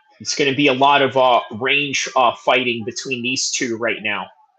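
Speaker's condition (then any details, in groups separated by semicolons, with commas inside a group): No condition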